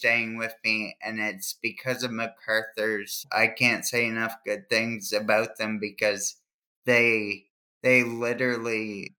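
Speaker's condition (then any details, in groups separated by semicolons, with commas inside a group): Cerebral palsy; trouble remembering multiple tasks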